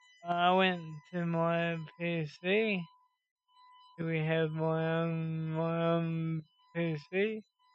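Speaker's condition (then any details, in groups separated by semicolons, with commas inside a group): Cerebral palsy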